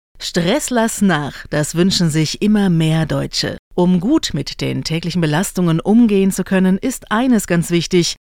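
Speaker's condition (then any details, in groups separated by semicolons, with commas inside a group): No condition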